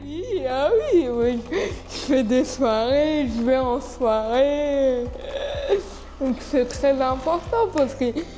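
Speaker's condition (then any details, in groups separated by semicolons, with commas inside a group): Cerebral palsy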